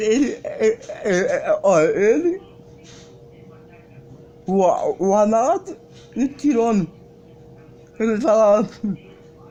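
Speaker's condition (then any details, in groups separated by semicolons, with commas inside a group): Cerebral palsy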